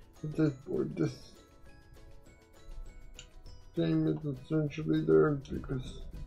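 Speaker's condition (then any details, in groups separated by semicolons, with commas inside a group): Quadriplegic cerebral palsy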